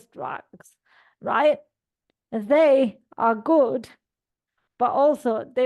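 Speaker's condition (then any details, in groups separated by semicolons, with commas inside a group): Cerebral palsy; all four limbs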